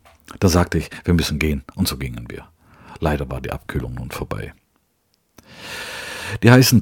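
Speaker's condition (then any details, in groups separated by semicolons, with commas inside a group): No condition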